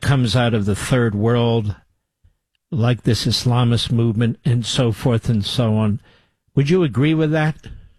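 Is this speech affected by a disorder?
No.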